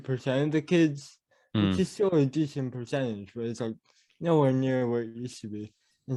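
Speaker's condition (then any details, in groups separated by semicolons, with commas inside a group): Cerebral palsy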